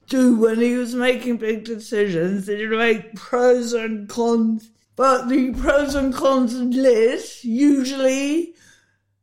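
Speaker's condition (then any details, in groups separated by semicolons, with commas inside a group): Huntington's disease; inherited from father, carries mutation, learned father's diagnosis at 39, mood symptoms before medication, initially misdiagnosed; treated by Ed Wild at Bloomsbury clinic, past tominersen gene silencing trial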